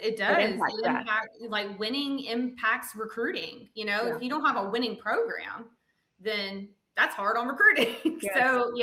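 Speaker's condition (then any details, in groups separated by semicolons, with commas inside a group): No condition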